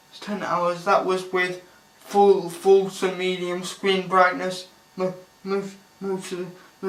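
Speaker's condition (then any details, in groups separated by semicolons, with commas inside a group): Cerebral palsy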